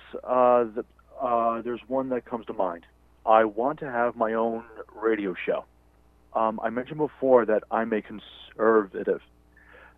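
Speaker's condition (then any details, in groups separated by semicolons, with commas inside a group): Stutter; stutter since birth, childhood trouble talking, bullied and teased in school for it; still stutters, loves to talk; repeated sounds, prolonged sounds, blocks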